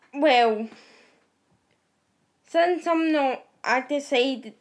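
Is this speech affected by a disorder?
Yes: cerebral palsy; wheelchair user, frequent pain and tiredness.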